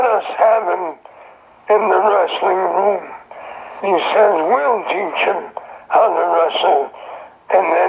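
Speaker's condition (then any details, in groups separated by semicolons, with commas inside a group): Throat cancer; survivor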